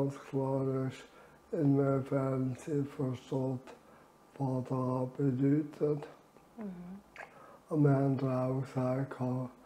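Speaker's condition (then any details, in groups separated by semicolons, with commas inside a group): Amyotrophic lateral sclerosis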